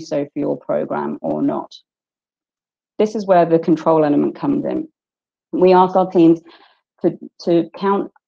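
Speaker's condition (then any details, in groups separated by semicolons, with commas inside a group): No condition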